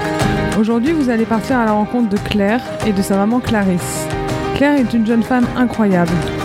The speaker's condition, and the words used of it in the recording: None; typical speech.